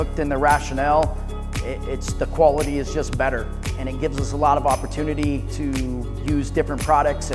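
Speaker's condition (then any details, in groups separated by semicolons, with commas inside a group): No condition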